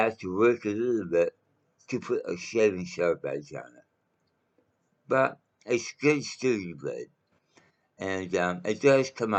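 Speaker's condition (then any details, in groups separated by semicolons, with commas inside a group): Mouth cancer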